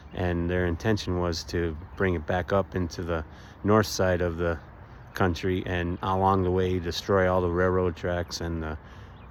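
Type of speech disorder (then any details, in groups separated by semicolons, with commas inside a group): None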